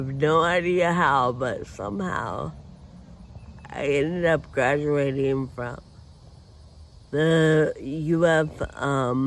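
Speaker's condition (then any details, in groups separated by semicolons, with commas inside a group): Friedreich ataxia; progressing spinal curve, spinal rod surgery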